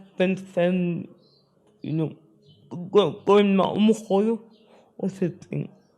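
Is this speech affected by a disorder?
Yes: spastic cerebral palsy.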